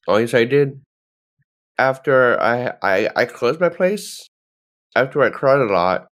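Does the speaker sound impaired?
Yes: Down syndrome; from birth.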